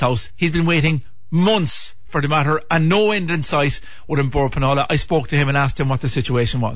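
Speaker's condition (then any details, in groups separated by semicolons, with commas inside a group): No condition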